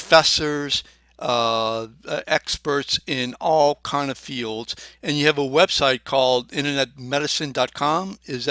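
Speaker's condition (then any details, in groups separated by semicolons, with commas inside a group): No condition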